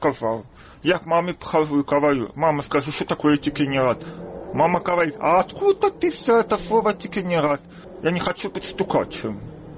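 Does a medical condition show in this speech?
Yes: deafness; congenital deafness, kindergarten with hearing children, then school for the deaf, no hearing aid in childhood; hears poorly; speaks little, lip-reads.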